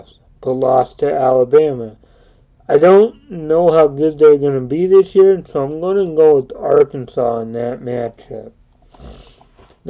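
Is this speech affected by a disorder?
Yes: cerebral palsy.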